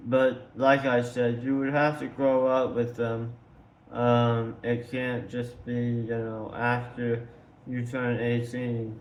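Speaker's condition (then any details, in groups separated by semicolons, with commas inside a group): Tongue cancer surgery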